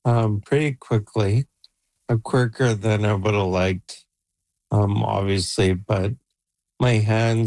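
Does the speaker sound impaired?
Yes: ALS; Neuralink n1 brain implant 3 months ago, Toronto Western Hospital trial, computer control, age 48; still talking, voice declining, voice banked with 11 labs, communicating by computer through implant; expects to lose speech soon, 11 labs AI voice to speak via Neuralink.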